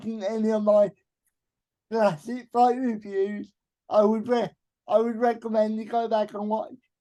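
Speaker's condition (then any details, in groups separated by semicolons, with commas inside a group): Cerebral palsy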